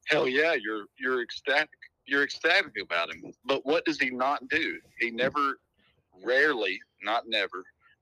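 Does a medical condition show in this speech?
No.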